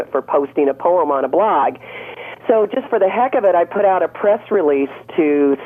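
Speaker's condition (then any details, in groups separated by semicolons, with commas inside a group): No condition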